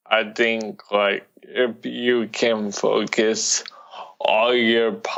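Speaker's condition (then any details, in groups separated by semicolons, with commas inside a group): Cerebral palsy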